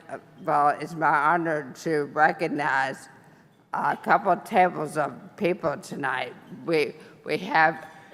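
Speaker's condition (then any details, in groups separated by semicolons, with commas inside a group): Brain injury; injury 20 years ago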